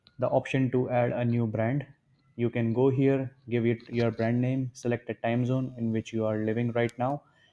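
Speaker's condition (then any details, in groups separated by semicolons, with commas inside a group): No condition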